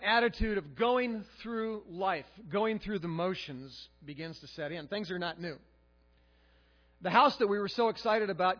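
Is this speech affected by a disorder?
No.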